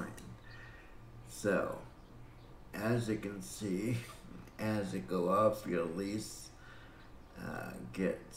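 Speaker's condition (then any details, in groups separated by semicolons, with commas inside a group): Cerebral palsy; breathing fine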